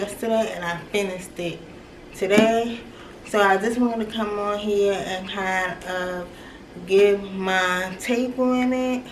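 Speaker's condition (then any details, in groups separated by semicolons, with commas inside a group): Cerebral palsy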